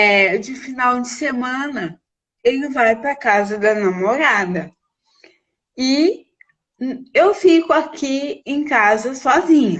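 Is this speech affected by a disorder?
Yes: cerebral palsy; from birth, premature.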